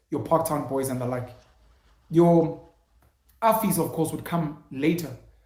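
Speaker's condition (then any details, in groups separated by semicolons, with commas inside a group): No condition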